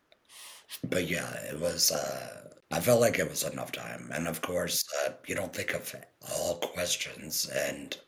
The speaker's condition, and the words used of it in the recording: Laryngectomy. So I'm about 5 months speaking now.